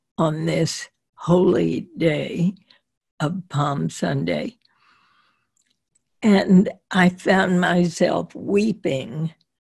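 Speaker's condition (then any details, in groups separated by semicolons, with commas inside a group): Spasmodic dysphonia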